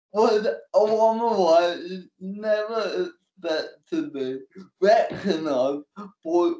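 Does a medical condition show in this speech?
Yes: cerebral palsy; cerebral palsy since birth, physical disability only, manual wheelchair, support worker takes notes and types for him.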